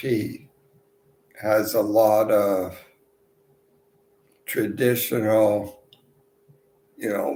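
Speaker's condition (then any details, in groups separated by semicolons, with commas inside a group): Multiple sclerosis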